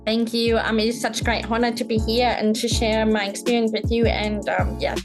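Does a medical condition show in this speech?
Yes: profound deafness, congenital, profound; born profoundly deaf, right cochlear implant since infancy, left cochlear implant also; did not enjoy wearing both implants, poor experience with left implant, implant hidden by hair; speech considered pretty good, often assumed hearing, often mistaken for British accent.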